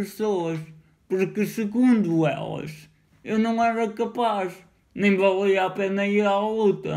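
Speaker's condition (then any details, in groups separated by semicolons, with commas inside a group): Cerebral palsy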